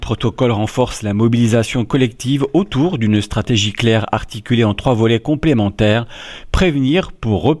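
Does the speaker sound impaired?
No.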